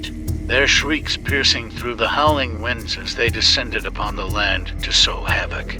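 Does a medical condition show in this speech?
No.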